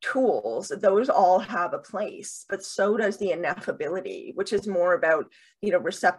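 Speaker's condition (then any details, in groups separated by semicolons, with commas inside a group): Deafness with cochlear implants, bilateral cochlear implants; two cochlear implants, two major implant surgeries, would be unable to communicate without implants; uses two cochlear implants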